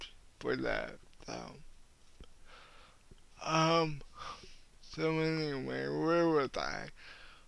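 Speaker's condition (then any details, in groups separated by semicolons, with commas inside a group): Cerebral palsy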